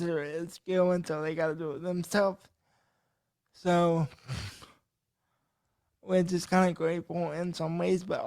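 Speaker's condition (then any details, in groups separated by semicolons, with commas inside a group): Cerebral palsy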